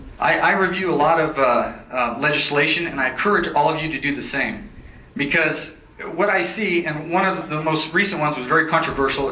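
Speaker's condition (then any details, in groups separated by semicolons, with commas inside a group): No condition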